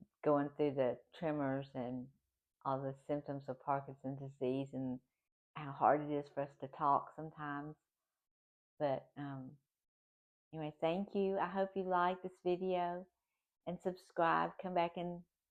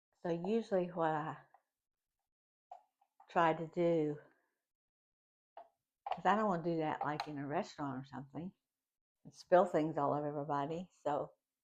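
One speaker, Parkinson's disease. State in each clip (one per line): DBS on
DBS off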